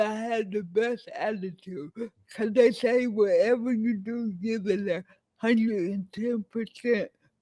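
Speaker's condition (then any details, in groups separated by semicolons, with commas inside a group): Cerebral palsy; speech impairment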